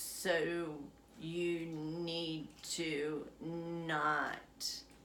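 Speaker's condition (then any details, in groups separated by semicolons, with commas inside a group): Essential tremor; affects legs as well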